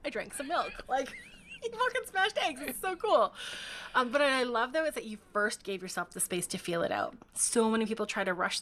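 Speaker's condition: No condition

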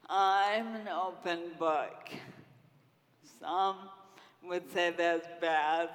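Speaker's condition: Friedreich's ataxia; progressive

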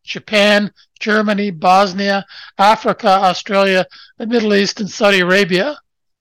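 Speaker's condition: No condition

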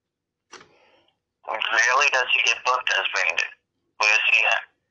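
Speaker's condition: Cerebral palsy, very rare form; speech affected

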